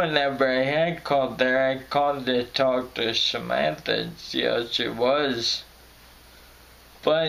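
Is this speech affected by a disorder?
Yes: Friedreich's ataxia; voice crackles when stressed.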